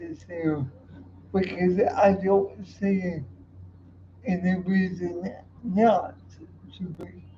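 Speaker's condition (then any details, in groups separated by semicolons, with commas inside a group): Cerebral palsy; uses wheelchair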